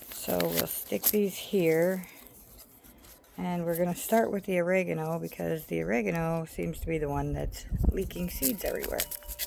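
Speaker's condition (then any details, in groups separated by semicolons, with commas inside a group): No condition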